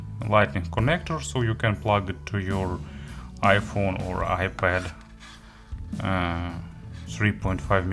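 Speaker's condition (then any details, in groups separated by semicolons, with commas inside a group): No condition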